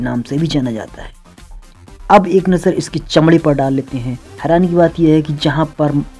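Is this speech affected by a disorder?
No.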